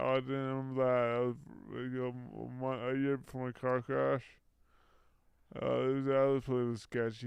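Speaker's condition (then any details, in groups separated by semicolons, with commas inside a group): Brain injury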